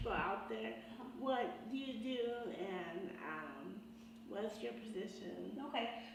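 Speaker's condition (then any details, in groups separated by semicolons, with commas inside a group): Cerebral palsy; from birth, born premature; mild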